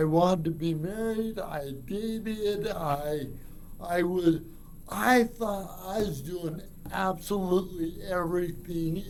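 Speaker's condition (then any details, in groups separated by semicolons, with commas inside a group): Cerebral palsy; from birth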